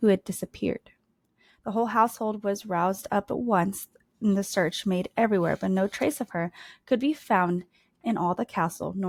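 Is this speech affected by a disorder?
No.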